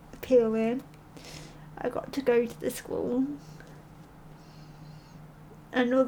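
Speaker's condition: Cerebral palsy

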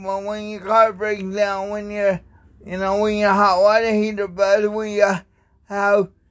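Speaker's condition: Cerebral palsy

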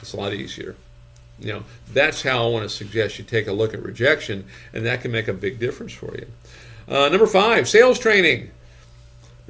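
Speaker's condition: No condition

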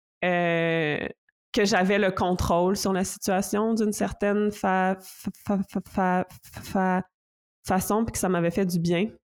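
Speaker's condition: Stuttering; adult, stuttering present since school years; stutters during recording, remarks on own stuttering moment; repeated sounds, prolonged sounds

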